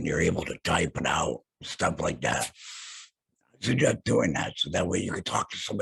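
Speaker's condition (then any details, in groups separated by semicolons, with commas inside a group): Laryngectomy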